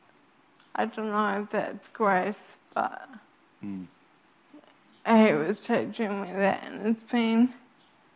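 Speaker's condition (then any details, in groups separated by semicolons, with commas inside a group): Friedreich's ataxia; degenerative, gets worse over time, spinal surgery at 13 for curved spine; progressive, kept getting worse, many things can no longer do, life-limiting; cannot speak if quiet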